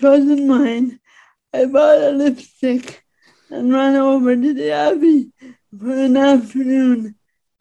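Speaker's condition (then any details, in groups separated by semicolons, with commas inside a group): Speech impediment; disabled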